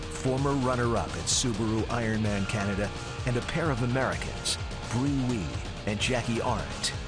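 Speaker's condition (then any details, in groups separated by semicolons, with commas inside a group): No condition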